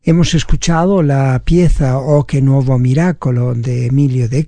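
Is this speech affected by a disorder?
No.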